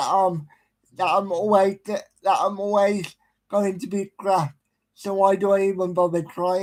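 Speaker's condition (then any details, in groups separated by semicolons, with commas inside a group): Cerebral palsy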